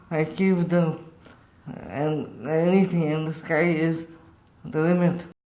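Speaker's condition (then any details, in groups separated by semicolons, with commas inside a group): Cerebral palsy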